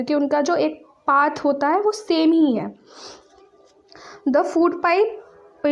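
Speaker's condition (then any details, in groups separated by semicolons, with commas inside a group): No condition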